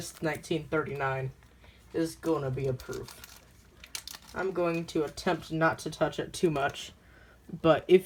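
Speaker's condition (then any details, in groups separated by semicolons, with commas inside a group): No condition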